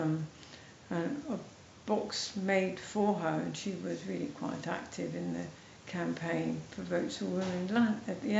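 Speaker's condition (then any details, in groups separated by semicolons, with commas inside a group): MND, mild; speech slightly affected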